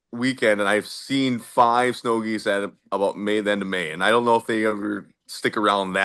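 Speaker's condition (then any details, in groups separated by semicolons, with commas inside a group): No condition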